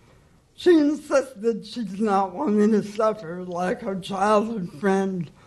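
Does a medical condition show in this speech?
Yes: cerebral palsy.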